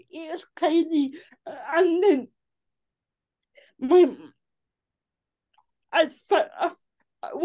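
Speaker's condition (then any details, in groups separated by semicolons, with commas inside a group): Cerebral palsy; from birth, affects limbs and neck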